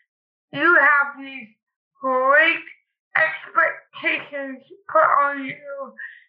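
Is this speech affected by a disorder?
Yes: cerebral palsy; speech noticeably affected, listeners wrongly judge intelligence from speech.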